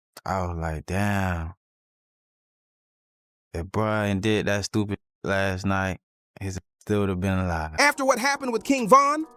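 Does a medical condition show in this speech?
No.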